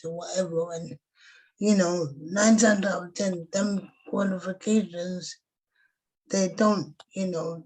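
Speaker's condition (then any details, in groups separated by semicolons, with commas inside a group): Cerebral palsy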